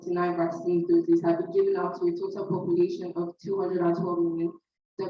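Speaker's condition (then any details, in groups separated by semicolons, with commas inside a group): No condition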